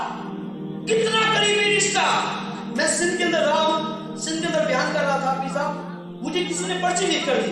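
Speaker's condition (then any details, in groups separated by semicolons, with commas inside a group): No condition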